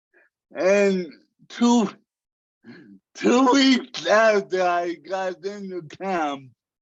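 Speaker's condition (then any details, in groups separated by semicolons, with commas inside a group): Cerebral palsy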